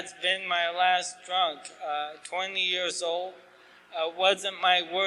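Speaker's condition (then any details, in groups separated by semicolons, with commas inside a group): ALS; asked to talk slower, clearer, losing voice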